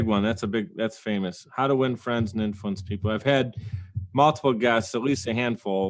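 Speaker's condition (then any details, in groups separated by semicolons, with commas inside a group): No condition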